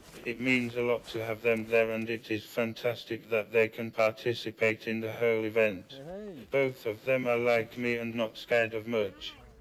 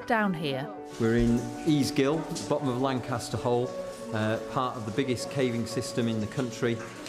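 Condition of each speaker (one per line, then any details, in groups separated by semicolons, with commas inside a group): MND; eye-controlled communication device, synthetic voice from banked voice; failing voice, slowed speech, frequent coughing, throat clearing, phlegm
No condition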